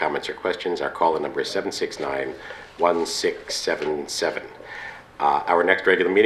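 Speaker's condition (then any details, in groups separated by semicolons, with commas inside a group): No condition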